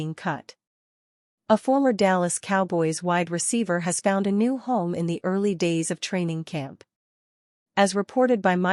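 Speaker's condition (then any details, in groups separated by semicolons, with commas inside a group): No condition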